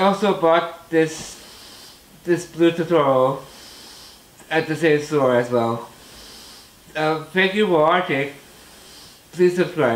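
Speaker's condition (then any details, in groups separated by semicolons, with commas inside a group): Muscular dystrophy, Duchenne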